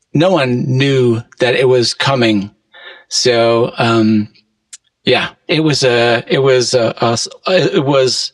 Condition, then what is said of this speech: Aphasia. Because I can't speak well sometimes, and